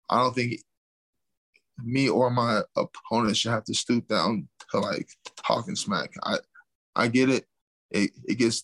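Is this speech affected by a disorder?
Yes: stuttering; not CTE, not caused by combat sports, father also stutters, age 31; speech called slurred by commenters, mistaken for CTE; here repeated sounds.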